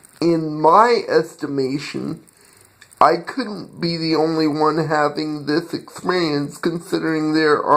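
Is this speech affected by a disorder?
Yes: cerebral palsy.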